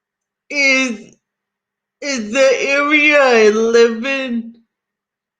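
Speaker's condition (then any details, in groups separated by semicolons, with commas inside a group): Cerebral palsy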